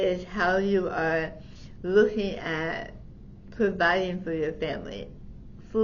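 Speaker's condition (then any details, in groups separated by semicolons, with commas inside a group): Tongue cancer surgery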